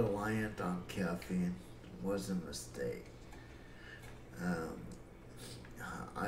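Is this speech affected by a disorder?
Yes: cerebral palsy; affects muscle coordination.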